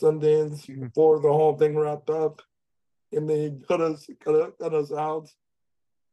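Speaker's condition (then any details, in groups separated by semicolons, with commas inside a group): Cerebral palsy; able to speak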